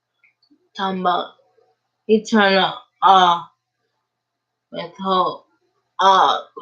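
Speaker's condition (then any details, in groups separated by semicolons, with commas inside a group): Cerebral palsy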